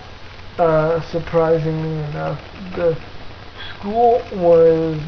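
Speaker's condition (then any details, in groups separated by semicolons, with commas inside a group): Cerebral palsy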